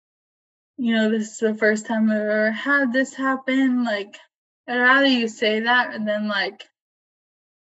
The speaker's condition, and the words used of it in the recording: ALS (motor neuron disease). So, sorry, I'm trying not to lose my voice.